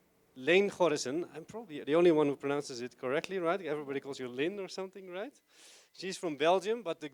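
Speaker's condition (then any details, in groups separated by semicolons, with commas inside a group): No condition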